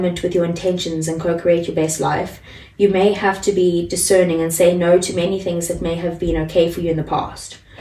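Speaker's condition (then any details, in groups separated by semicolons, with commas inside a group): No condition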